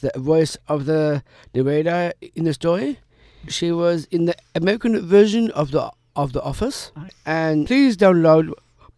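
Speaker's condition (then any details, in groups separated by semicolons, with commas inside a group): Down syndrome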